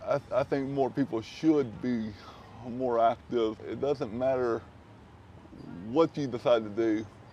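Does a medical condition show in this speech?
Yes: cerebral palsy; present from birth.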